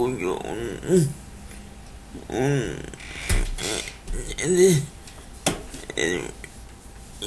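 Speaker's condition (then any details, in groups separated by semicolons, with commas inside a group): Cerebral palsy; speech affected by condition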